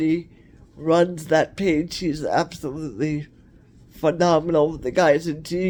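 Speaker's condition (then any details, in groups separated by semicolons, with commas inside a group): Cerebral palsy; cerebral palsy, wheelchair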